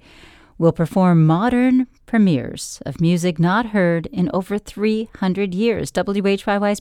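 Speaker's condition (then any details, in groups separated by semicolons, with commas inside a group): No condition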